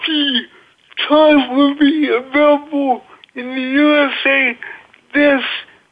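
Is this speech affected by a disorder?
Yes: cerebral palsy.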